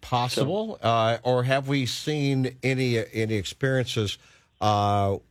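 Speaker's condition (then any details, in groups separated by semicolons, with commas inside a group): No condition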